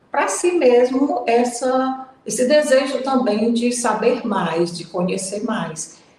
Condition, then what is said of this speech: No condition.